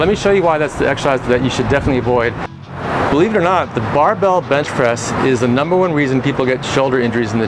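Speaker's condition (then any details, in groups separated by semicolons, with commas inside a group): No condition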